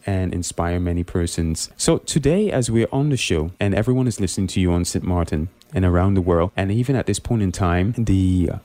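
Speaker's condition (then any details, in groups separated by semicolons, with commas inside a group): No condition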